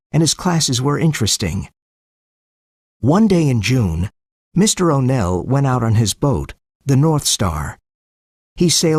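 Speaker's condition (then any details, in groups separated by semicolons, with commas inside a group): No condition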